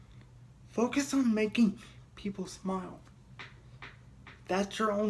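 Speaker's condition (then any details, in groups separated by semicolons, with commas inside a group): Cerebral palsy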